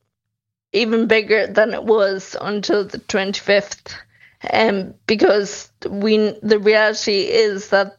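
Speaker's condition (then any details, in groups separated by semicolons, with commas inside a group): Friedreich's ataxia; rare neurological disease, costly drug treatment not available in Ireland, NCPE found drug not cost effective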